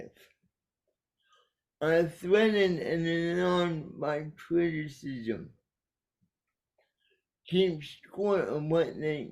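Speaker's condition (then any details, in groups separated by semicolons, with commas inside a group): Cerebral palsy; caused by brainstem aneurysm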